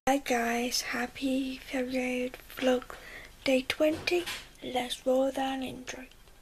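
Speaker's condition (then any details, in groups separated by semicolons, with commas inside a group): Cerebral palsy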